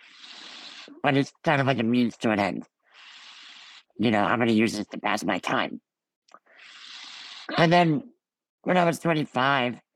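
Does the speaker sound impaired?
Yes: Ullrich congenital muscular dystrophy; scoliosis surgery at 14 nearly fatal, stopped breathing 2 minutes six weeks later.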